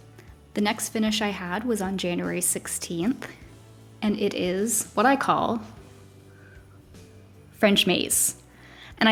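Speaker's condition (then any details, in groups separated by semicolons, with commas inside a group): No condition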